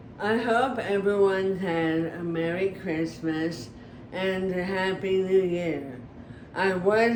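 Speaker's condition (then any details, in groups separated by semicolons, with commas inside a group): Brain injury; traumatic, car accident; could not blow out candles for years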